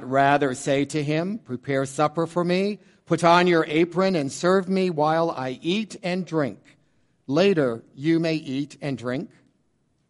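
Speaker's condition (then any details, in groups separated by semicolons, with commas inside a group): No condition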